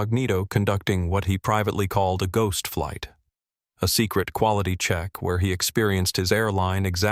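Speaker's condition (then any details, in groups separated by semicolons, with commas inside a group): No condition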